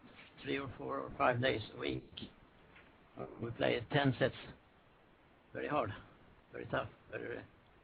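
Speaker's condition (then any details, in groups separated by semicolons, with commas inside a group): Parkinson's disease; Parkinson's 21 years, levodopa, anti-reaction medicine from year 15 halved intake, Lars-Erik Unestål mental training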